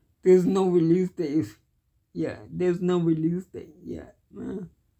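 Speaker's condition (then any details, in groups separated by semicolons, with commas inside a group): Cerebral palsy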